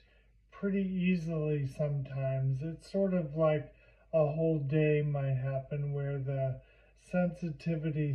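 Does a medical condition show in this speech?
Yes: primary lateral sclerosis.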